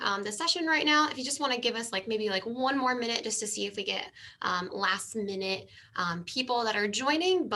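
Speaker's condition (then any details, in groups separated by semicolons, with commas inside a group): No condition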